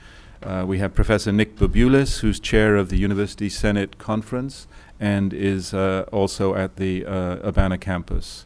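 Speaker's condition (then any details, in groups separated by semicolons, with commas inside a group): No condition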